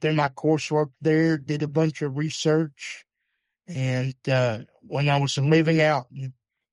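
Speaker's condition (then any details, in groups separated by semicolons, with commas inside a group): Cerebral palsy; uses wheelchair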